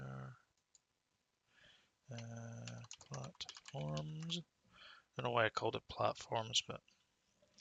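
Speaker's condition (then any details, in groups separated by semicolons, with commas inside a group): No condition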